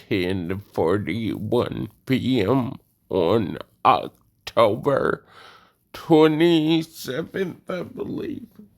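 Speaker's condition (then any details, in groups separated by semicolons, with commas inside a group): Cerebellar degeneration and ataxia; slow speech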